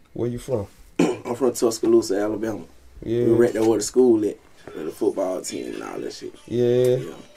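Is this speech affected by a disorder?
No.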